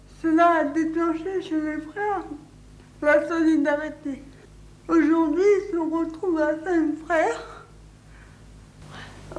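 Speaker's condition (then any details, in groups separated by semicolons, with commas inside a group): Cerebral palsy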